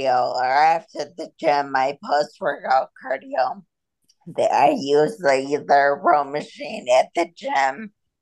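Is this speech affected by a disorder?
Yes: spinal ataxia, genetic, cerebellar degeneration; slow cerebellar deterioration, mother and two brothers affected, mild symptoms from about age 25; progressive, noticeable since about age 33 to 34, age 37, needs Kate Lane as stage assistant, wears flats; condition said to affect all muscle movement, speech and eye movement.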